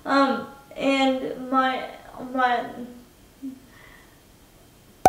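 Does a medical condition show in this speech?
Yes: cerebral palsy, spastic quadriplegic.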